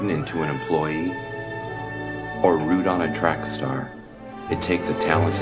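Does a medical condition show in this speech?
No.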